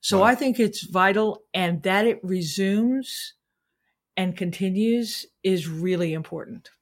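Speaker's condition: No condition

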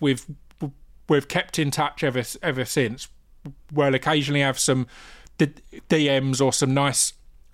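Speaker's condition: Stammer; struggles with hard g sounds, had pet renamed Finley to avoid hard g name; repeated sounds, repeated words

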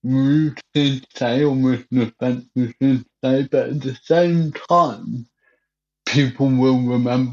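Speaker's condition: Cerebral palsy; wheelchair

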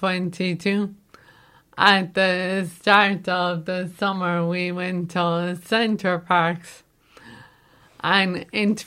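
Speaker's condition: Motor neuron disease; needs to hold on to someone everywhere

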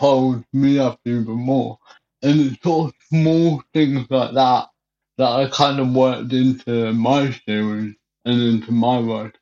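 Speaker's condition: Cerebral palsy; wheelchair

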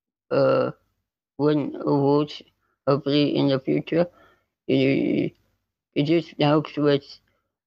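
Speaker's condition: Spinal muscular atrophy type 2; neuromuscular

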